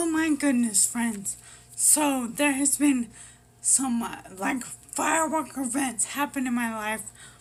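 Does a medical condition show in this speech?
Yes: brain injury.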